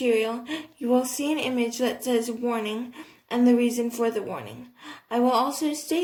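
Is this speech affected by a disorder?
Yes: cerebral palsy, athetoid.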